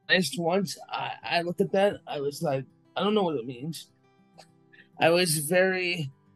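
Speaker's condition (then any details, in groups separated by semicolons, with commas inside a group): Cerebral palsy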